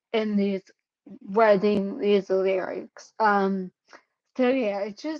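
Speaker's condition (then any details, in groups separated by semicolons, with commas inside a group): Cerebellar ataxia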